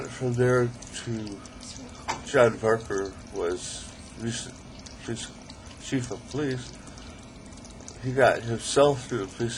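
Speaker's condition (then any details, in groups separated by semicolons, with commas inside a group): ALS; still able to talk, articulate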